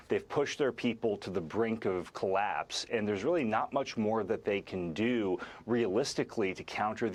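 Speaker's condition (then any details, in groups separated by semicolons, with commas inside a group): No condition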